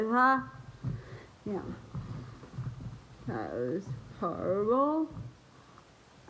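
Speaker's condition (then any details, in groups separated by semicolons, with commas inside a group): Dysarthria after autoimmune reaction; lost ability to speak properly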